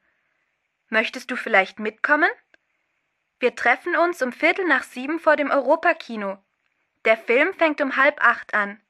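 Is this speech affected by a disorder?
No.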